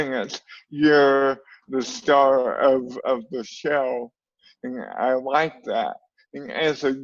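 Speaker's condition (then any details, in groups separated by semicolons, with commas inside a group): Cerebral palsy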